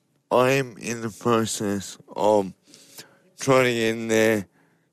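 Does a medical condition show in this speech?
Yes: motor neurone disease; sporadic motor neurone disease, deteriorating quickly; treatment overseas, exploring TPS neuromodulation in Melbourne, home device twice daily, nanocrystallized gold drug; speech affected as disease progressed.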